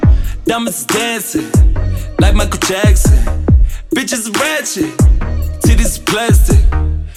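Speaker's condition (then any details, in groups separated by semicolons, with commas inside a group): No condition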